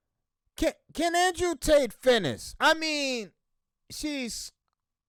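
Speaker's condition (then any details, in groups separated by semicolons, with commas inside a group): No condition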